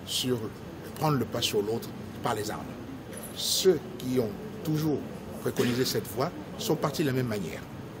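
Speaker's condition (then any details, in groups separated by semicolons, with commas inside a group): No condition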